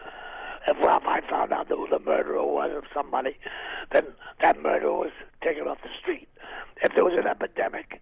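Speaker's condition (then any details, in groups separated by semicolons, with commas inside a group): Throat cancer, vocal cord removed, partial laryngectomy, right vocal cord removed; talking does not hurt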